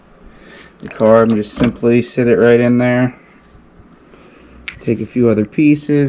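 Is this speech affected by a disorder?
No.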